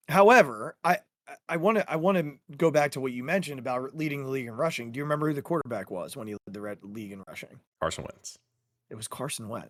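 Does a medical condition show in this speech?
No.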